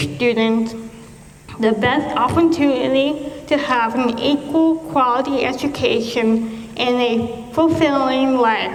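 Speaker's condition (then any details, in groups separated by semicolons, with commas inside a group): Cerebral palsy; speech, childhood apraxia of speech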